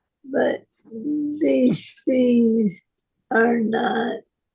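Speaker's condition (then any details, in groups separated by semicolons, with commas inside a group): Parkinson's disease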